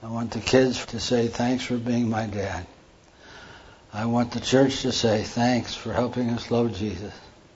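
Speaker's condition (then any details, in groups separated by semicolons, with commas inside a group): Parkinson's; hand tremor during talk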